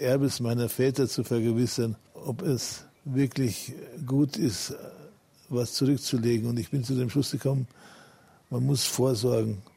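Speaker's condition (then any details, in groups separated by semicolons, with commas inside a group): Parkinson's disease; feels symptom-free when well adjusted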